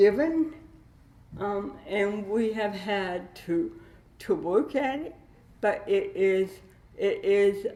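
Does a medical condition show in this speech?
Yes: cerebral palsy with dystonia.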